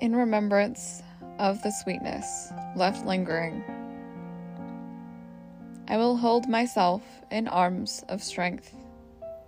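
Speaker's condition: No condition

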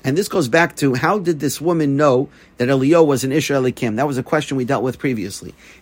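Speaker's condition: No condition

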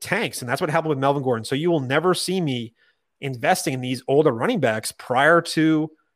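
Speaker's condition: No condition

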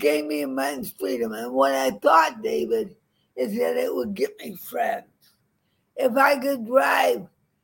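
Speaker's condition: Cerebral palsy; permanent, wobbly gait, frequent falls; described as drooly and funny, once judged too poor for teaching, mistaken for drunk

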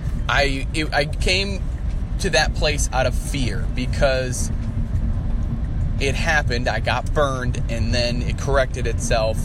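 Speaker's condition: No condition

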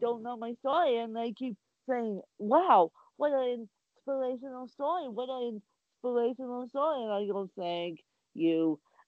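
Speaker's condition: Ataxic spastic cerebral palsy; physical disability

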